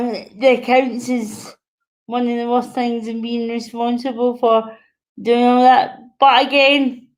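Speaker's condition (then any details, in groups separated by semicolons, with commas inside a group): Cerebral palsy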